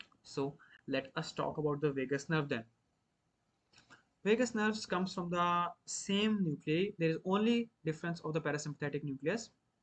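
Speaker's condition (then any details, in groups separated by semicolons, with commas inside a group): No condition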